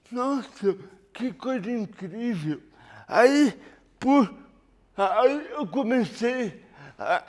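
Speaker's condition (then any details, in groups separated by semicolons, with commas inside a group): Cerebral palsy; lack of oxygen at birth, premature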